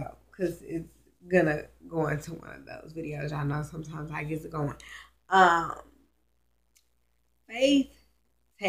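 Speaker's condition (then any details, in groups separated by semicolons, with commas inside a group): Cerebral palsy, spastic; now talking and breathing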